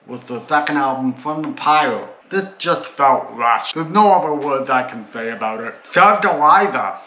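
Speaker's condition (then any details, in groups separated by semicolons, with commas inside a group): Cerebral palsy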